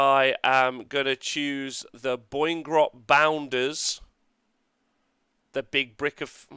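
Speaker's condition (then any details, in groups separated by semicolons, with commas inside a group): No condition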